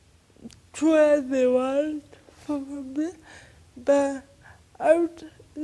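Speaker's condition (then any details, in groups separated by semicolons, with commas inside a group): Mild cerebral palsy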